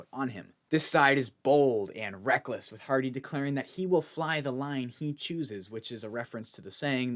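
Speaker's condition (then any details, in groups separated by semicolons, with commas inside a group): No condition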